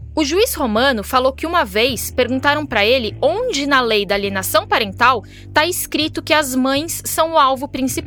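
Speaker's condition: No condition

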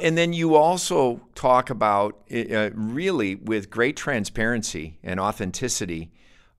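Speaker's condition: No condition

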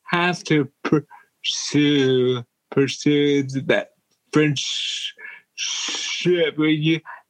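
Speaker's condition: Cerebral palsy; wheelchair user

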